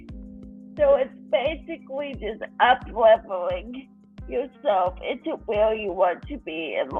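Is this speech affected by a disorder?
Yes: cerebral palsy.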